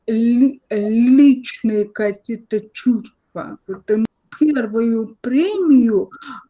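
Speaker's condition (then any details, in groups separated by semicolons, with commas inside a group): Cerebral palsy, spastic diplegia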